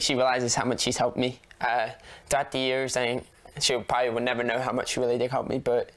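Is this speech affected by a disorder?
Yes: deafness; born deaf, completely deaf at two, cochlear implant two months later, Marshall University listen-and-speak program; uses cochlear implant, sister Tegan still corrects mispronounced words; says many words wrong, speech deteriorated while awaiting implant, last word bah for ball.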